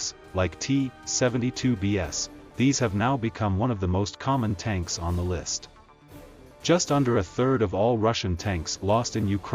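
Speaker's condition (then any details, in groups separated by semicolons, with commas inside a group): No condition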